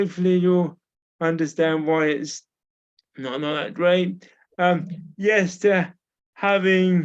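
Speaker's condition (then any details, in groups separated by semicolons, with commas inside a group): Cerebral palsy; from birth, uses wheelchair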